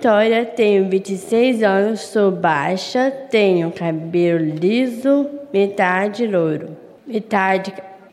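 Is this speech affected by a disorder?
Yes: Down syndrome; chromosome 21 alteration.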